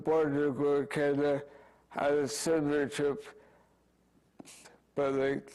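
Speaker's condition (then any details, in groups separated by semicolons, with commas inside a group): Speech impairment after accident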